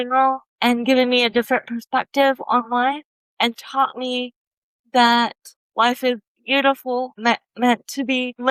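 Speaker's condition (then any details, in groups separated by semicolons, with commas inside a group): Cerebral palsy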